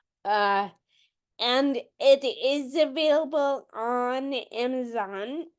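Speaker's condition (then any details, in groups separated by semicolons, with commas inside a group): Friedreich's ataxia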